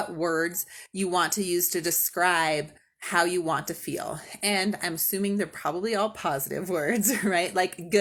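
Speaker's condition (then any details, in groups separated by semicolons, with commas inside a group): No condition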